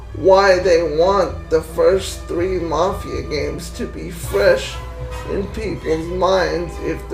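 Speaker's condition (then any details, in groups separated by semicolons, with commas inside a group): Cerebral palsy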